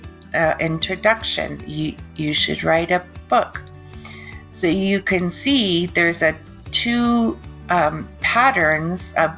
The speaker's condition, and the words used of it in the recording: Aphasia. And everything that I speak is like in that interpretation.